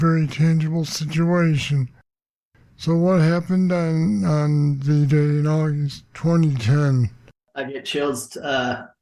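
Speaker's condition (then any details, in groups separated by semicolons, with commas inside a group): Parkinson's disease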